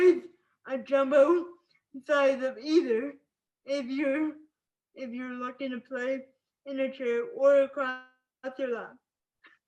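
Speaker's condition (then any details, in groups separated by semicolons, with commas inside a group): Spastic cerebral palsy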